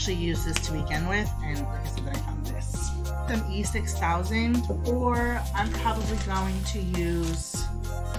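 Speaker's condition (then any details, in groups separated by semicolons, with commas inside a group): No condition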